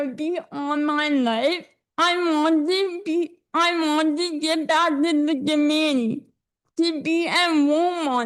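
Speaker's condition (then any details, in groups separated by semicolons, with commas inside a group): Cerebral palsy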